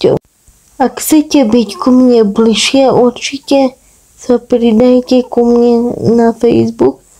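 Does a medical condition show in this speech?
Yes: cerebral palsy; tight muscles in arms, legs, spine, cannot sit unaided.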